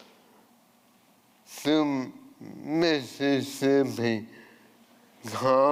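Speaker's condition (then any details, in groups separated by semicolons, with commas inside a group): ALS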